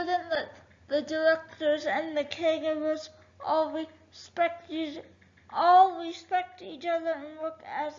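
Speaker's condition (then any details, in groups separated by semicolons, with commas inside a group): Cerebral palsy; affects all four limbs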